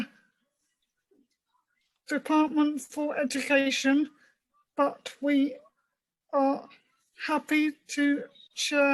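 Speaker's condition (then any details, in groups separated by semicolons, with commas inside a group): Cerebral palsy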